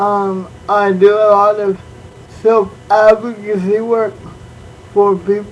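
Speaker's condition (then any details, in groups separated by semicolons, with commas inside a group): Cerebral palsy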